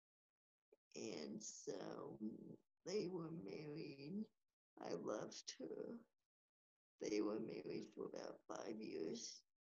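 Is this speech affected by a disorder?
Yes: cerebral palsy; age 32, wheelchair user.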